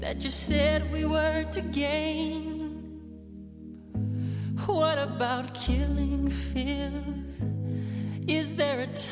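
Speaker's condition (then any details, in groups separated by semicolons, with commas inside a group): No condition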